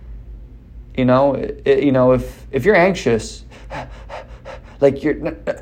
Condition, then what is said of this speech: Stuttering. And you guys can even notice, like, I stutter on these, on my interviews, on my podcasts, on videos, on sales.